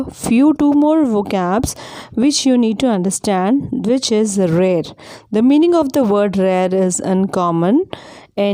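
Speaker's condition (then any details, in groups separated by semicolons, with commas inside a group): No condition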